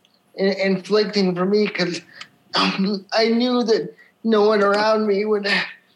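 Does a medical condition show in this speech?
Yes: cerebral palsy; from birth, wheelchair user.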